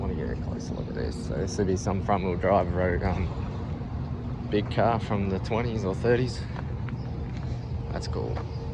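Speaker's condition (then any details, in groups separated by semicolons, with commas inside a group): No condition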